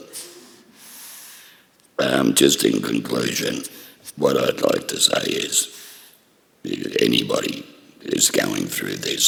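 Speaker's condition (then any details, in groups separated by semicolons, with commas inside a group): Laryngectomy for throat cancer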